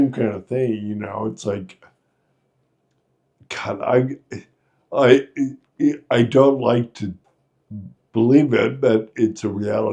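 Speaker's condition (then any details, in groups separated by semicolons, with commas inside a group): Friedreich's ataxia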